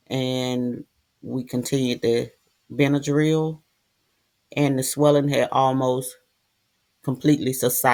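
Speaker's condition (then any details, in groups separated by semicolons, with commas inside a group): No condition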